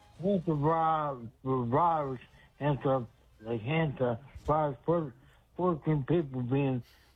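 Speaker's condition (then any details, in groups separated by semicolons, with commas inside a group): Speech impediment; phone caller on radio show, host suggests coffee and trying again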